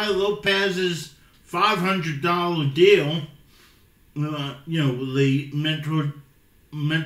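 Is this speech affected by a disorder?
Yes: cerebral palsy.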